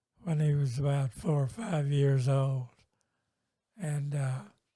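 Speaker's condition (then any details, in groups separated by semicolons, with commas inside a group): Multiple sclerosis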